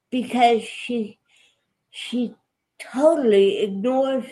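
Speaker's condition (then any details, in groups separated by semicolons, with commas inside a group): Cerebral palsy; affects body movements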